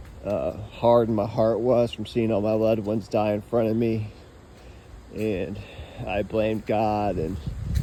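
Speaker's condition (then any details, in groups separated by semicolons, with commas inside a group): No condition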